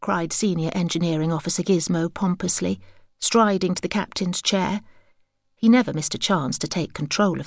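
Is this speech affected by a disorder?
No.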